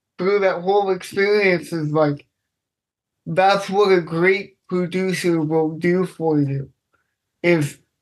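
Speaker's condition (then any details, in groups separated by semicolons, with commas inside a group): Cerebral palsy; self-conscious about speech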